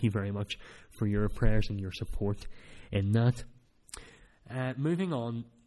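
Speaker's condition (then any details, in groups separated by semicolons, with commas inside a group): Cleft palate; cleft palate since childhood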